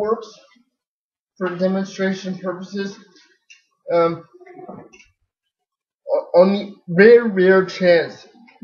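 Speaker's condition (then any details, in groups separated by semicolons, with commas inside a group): Cerebral palsy, spastic diplegia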